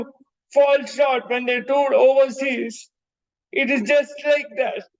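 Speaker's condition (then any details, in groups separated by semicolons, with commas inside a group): Cerebral palsy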